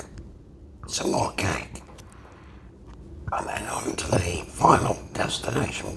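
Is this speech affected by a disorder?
Yes: laryngectomy; permanent tracheostomy.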